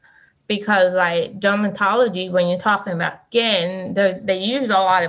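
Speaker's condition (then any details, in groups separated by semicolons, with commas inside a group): Deaf; raises voice without hearing aid, cannot hear own voice, goes by feel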